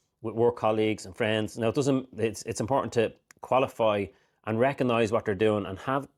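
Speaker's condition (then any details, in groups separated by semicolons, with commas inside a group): No condition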